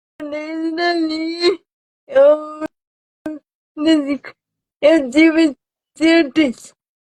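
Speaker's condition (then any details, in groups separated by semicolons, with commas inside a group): Cerebral palsy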